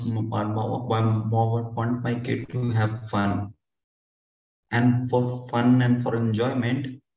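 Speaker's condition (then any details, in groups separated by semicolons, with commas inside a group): Stammering; stammering since school years, self-diagnosed dyspraxia, undiagnosed learning disability, Delhi psychologist declined formal diagnosis; attended Indian Stammering Association conference young, felt free to speak unapologetically there; repeated sounds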